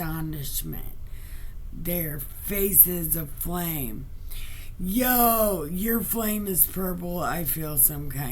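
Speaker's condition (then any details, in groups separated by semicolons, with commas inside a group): Brain injury; right side numb including tongue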